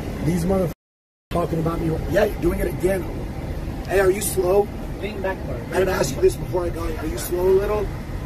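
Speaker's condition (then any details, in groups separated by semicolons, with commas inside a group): No condition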